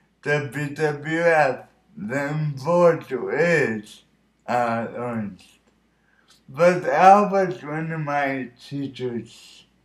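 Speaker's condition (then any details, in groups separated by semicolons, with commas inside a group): Cerebral palsy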